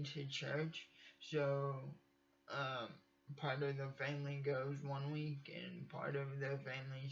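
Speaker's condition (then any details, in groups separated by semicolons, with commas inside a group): Cerebral palsy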